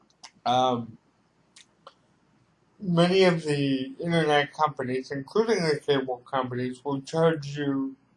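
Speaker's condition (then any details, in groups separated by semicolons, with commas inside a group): Cerebral palsy; reliable voice, uses voice control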